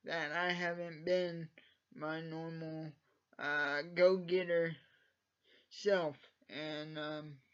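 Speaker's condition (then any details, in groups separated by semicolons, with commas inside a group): Cerebral palsy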